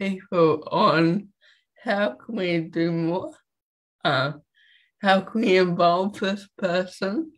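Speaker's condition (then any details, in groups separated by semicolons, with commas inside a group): Cerebral palsy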